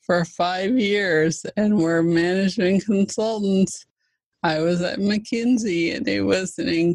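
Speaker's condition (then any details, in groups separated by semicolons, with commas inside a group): ALS (Lou Gehrig's disease)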